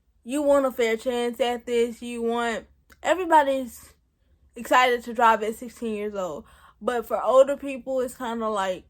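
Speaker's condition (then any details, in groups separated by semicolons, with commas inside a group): Cerebral palsy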